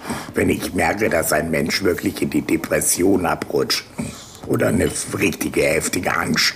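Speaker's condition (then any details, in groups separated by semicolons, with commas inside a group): Laryngectomy after laryngeal cancer, voice prosthesis (tracheoesophageal); presses tracheostoma shut, air redirected to pharynx, pharyngeal segment vibrates like vocal folds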